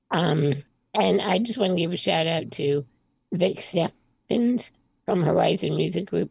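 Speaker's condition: Spinal muscular atrophy type 2; congenital, born early 60s, wheelchair user, slightly progressive, found out in twenties, arms less mobile; breathing, speaking and singing much stronger since medication, functions declining before it

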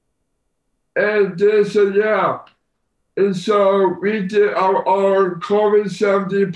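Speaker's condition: Down syndrome; poor balance

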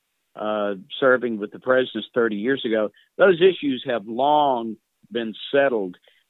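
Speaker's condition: No condition

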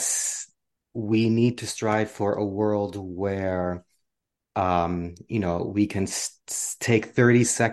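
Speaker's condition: Stuttering; speech therapy in the 1980s, improved with age; still stutters, stuttering volume decreased after embracing stuttering acceptance; l sound tough, trouble formulating sentences after pandemic isolation, not from stuttering; prolonged sounds

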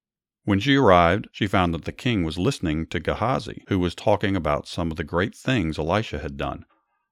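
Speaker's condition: No condition

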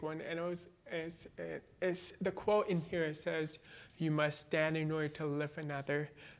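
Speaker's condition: Born deaf, cochlear implant, congenital

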